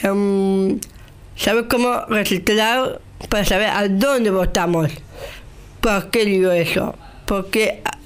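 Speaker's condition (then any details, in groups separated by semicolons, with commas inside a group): Down syndrome; with intellectual disability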